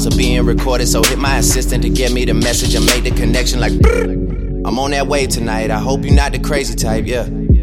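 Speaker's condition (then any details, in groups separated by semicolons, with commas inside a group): No condition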